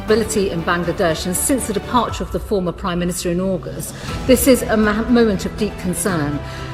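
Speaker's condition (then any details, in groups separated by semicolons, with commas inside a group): No condition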